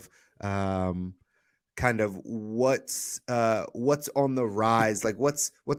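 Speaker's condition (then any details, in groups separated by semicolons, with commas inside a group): No condition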